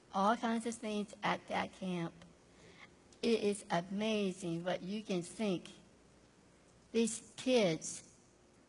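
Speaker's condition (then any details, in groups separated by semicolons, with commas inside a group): Down syndrome; difficulty understanding some things said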